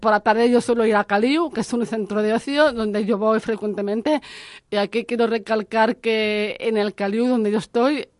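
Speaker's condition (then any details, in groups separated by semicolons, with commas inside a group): Down syndrome; intellectual disability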